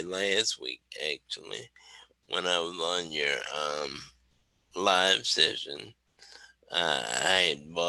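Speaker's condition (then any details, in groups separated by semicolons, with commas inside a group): Cerebral palsy; wheelchair user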